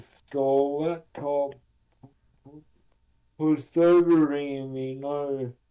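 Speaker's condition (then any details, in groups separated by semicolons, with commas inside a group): Cerebral palsy; poor fine dexterity, could not hold pen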